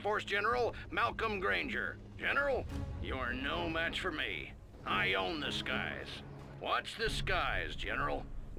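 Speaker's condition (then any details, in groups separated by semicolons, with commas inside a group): No condition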